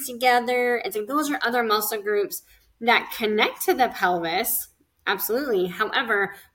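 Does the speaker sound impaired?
Yes: cleft lip and palate; congenital cleft lip and palate, several facial surgeries, bone graft surgery, speech therapy, physical therapy after graft.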